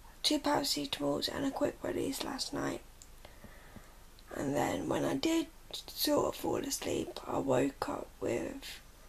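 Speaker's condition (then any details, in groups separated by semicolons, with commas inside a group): Cerebral palsy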